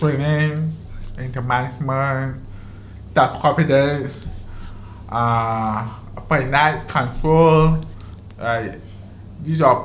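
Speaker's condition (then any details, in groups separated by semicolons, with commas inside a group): Deafness, deaf in one ear from birth, other ear from age 18; has speech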